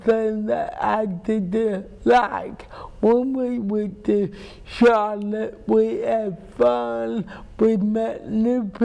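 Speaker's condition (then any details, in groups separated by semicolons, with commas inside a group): Cerebral palsy; speech impairment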